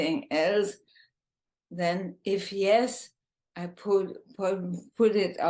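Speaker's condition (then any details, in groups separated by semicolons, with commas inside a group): ALS, bulbar form, bulbar onset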